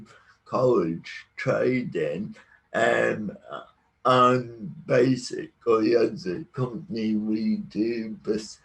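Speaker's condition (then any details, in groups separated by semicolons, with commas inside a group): Cerebral palsy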